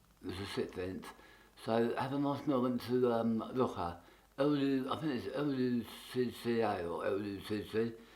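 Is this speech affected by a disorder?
Yes: tongue cancer; half tongue removed.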